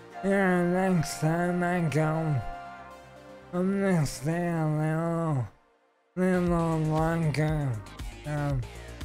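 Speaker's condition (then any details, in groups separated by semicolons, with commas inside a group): ALS; stem cell treatment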